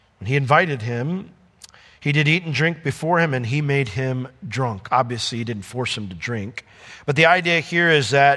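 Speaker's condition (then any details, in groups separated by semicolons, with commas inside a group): No condition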